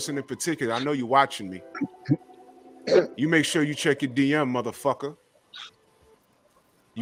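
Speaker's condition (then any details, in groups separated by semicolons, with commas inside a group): No condition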